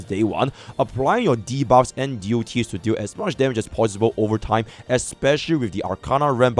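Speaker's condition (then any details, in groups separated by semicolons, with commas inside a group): No condition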